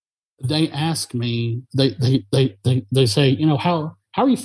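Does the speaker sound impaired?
Yes: stuttering; stutter since learning to talk, onset at 3 or 4 years, never outgrown, no cure; still struggles every day, fairly good at managing it; hard time getting words out at worst, no stuttering when reciting memorized lines on stage; here repeated words.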